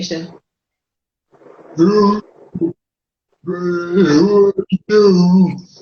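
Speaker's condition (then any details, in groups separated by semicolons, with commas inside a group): Cerebral palsy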